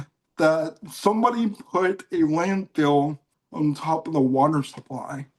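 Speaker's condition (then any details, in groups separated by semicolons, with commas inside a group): Cerebral palsy; mild case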